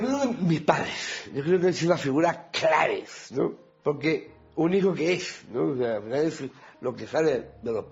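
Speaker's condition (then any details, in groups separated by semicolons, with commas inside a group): Down syndrome; present from birth; 43 years old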